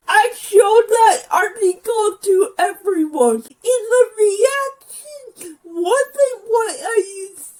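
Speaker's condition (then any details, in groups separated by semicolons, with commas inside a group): Physical speech impairment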